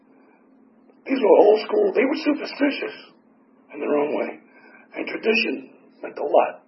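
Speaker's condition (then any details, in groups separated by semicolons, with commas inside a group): Tracheotomy; tracheotomy still in place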